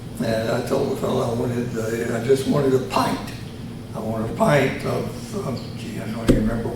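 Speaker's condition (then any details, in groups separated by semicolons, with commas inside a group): Tongue cancer surgery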